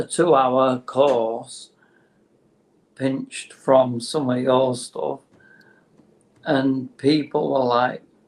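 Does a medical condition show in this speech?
Yes: motor neurone disease; terminal, no cure.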